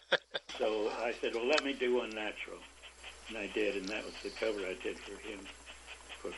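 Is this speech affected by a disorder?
Yes: Parkinson's disease; age 88, no longer able to work, interview recorded by telephone.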